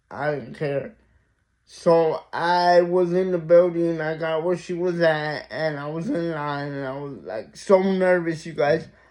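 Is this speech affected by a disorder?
Yes: mild cerebral palsy.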